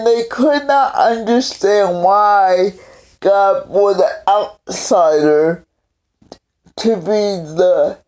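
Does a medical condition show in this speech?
Yes: cerebral palsy; several unnoticed strokes.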